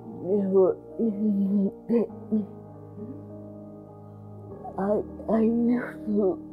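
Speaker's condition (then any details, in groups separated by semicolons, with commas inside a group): Cerebral palsy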